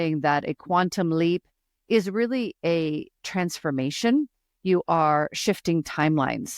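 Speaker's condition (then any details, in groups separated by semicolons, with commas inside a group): No condition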